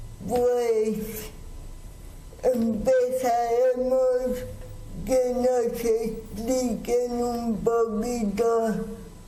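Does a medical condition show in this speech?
Yes: cerebral palsy; speaks with difficulty.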